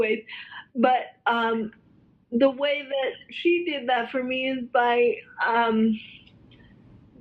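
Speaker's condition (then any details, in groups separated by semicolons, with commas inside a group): Cerebral palsy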